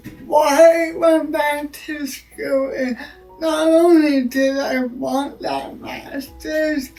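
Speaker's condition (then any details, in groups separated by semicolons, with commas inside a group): Spastic diplegia cerebral palsy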